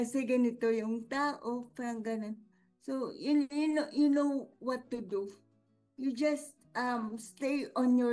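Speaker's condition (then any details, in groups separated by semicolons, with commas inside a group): Cerebral palsy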